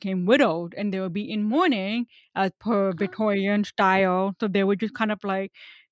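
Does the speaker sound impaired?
Yes: hearing loss; hearing aid user, same audiologist firm for 25 years.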